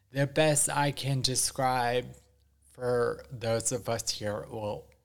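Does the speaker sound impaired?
Yes: ataxia after strokes, mild; ataxia with uncoordinated movements and weakness after four strokes, nine brain surgeries, formerly walker and cane; about seven years since strokes, much recovered, more independent, no longer hunched over walker; initially nonverbal, knew only ASL alphabet, improvised signs, now slight speech impediment, not really bad.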